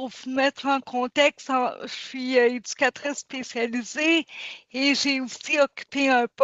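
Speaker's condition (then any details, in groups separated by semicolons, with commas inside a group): Cerebral palsy; since birth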